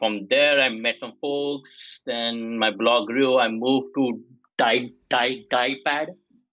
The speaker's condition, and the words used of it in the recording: Stuttering. I just like to say I'm a person who stutters, so I may block on some words or repeat sounds.